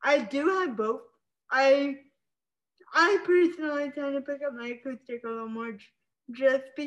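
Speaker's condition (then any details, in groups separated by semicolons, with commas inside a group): Spastic cerebral palsy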